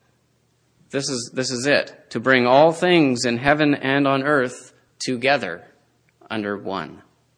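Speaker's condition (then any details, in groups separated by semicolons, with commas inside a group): No condition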